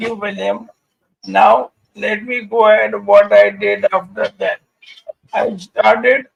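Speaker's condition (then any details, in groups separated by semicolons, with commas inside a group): Motor neuron disease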